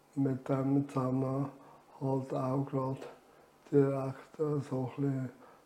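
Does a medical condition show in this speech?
Yes: ALS; diagnosed at age 43, handwriting failed early, uses computer aids with mouse; about nine years since diagnosis, lung volume declining with disease; reduced air makes talking effortful.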